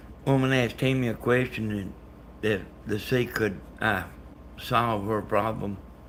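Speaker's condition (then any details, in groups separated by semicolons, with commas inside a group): Brain bleed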